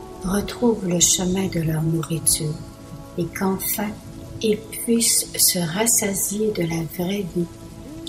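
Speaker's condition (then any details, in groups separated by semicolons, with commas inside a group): No condition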